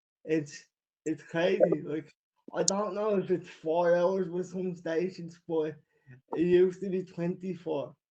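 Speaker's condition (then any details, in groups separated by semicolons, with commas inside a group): Cerebral palsy; wheelchair user since childhood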